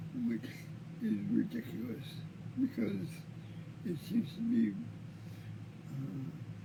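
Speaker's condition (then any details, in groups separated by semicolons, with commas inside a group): Cerebral palsy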